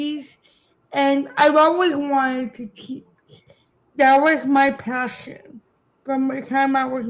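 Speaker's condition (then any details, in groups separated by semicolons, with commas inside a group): Cerebral palsy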